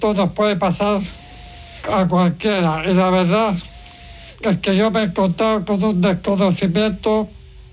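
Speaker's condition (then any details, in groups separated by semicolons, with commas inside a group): Amyotrophic lateral sclerosis, severe; mobility only in hands, cannot eat, no strength to cough, uses cough assist machine; most advanced stage, assisted breathing with pressure air machine, not oxygen; voice described by host as impressive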